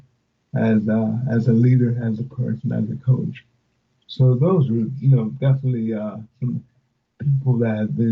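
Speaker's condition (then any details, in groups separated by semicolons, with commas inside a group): Cerebral palsy; speech affected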